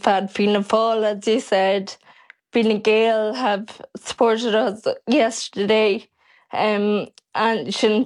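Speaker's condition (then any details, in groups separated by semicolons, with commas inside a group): Friedreich's ataxia; onset at age 12, walking aid within a year, wheelchair for long distances within 4 years, wheelchair bound by school end; progressive, 16 years since onset, supplements only, no Skyclarys, reactive physio, speech therapy; speech drastically declining yearly, voice recorded for future synthetic voice, worsening swallow, uses dysphagia cups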